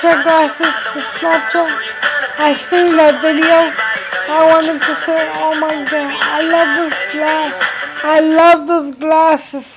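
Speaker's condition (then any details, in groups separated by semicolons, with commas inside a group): Cerebral palsy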